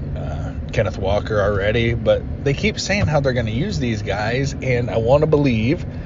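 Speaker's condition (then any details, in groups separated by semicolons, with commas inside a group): No condition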